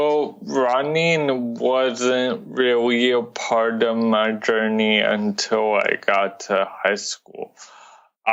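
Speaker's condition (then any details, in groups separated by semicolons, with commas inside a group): Cerebral palsy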